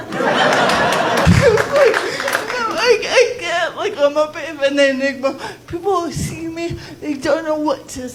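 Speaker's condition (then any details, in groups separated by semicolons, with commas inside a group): Cerebral palsy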